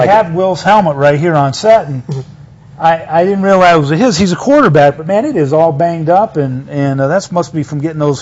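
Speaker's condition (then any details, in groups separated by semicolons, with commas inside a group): No condition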